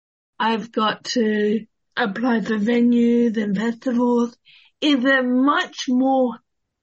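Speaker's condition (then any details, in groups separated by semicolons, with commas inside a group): Cerebral palsy; worsened at start of year 12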